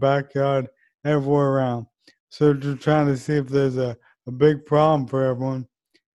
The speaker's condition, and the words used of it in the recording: ALS (motor neuron disease). So there's some slurring, some like dictation differences and whatnot.